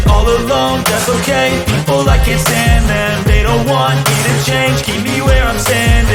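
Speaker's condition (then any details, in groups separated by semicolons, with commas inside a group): No condition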